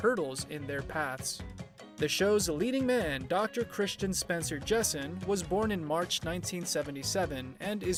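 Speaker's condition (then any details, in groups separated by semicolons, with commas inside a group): No condition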